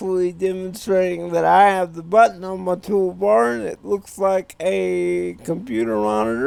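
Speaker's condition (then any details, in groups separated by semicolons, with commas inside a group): Cerebral palsy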